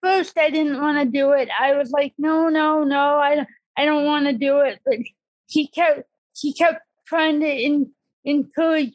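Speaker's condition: Cerebral palsy; disability since childhood

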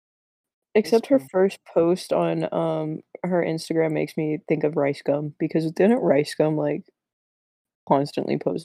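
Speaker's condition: No condition

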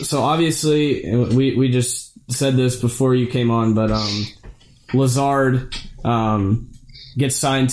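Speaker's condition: No condition

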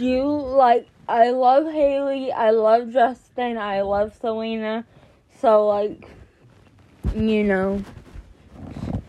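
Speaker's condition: Cerebral palsy; more jerking in class

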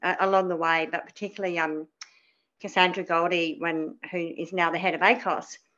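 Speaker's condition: Cleft palate; many surgeries

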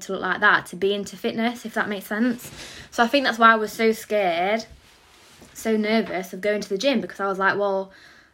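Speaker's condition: No condition

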